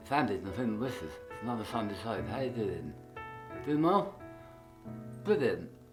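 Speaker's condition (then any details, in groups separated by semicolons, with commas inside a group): Tongue cancer; half tongue removed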